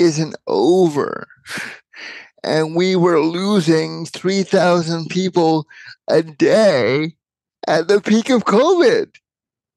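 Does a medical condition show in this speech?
Yes: cerebral palsy.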